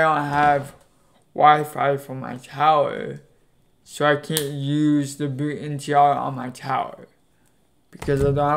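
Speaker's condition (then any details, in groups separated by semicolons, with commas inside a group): Cerebral palsy; affects legs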